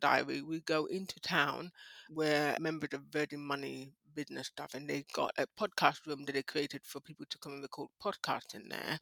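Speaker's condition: High-frequency hearing loss, speech impediment, mild; lifelong high-frequency hearing loss, not deaf, hears low frequencies and deep voices, bells; voice judged clear on audio by host, face and hand cues absent on audio; cannot pronounce certain words often starting with ch, never heard

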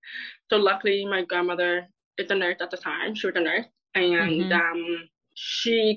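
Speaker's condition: Deafness; childhood speech therapists

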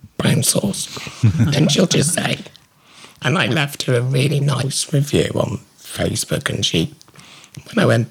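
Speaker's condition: Laryngectomy; oesophagus, tracheostomy

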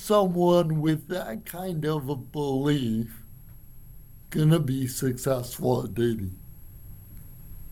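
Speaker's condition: Cerebral palsy; from birth

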